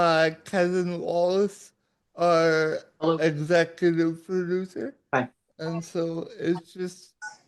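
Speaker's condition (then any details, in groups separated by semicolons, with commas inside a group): Cerebral palsy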